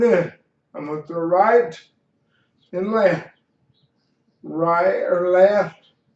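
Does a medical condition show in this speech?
Yes: cerebral palsy; slight speech impediment.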